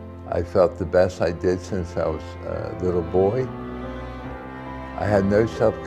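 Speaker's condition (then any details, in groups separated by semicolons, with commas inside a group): Tardive dyskinesia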